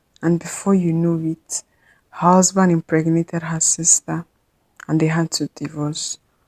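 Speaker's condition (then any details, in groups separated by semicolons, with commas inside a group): No condition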